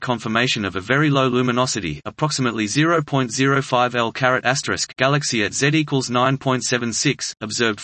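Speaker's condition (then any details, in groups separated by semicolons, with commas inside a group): No condition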